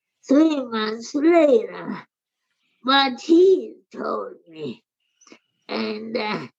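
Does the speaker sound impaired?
Yes: primary lateral sclerosis; primary lateral sclerosis at least 20 years, age 80, wheelchair use, dr. Levitz at Lehigh Neurology, dr. Macken; slurred speech, difficulty swallowing, speech too affected to continue working.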